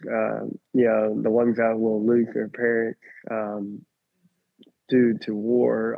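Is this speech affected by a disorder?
Yes: cleft lip and palate; congenital, attributed to Chernobyl radiation, 23 surgeries, first in London, childhood feeding difficulty with palate hole.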